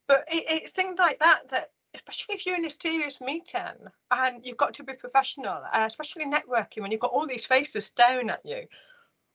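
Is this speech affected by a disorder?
Yes: profound deafness; congenital, undiagnosed until age four, chest-worn hearing aid box from age four, considered for cochlear implant; about 5% hearing one ear, 1% other, close to losing remaining 1%; delayed speech development, mother taught tongue and mouth placement by feeling buzzing, speech good but sounds short-tongued.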